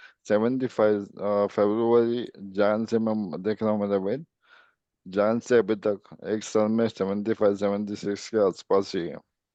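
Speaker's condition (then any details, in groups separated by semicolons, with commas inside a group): ALS; speech improved a little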